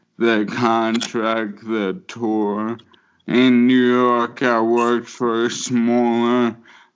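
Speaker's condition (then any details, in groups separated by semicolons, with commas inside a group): Motor neuron disease; can no longer dance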